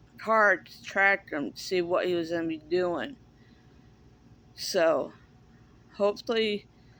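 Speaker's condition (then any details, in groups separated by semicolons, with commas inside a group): Cerebral palsy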